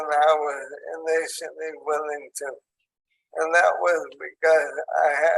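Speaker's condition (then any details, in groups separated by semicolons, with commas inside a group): ALS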